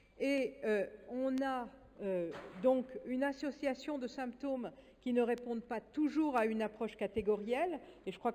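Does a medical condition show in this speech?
No.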